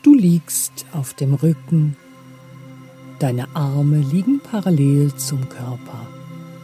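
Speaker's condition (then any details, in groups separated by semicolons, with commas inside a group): No condition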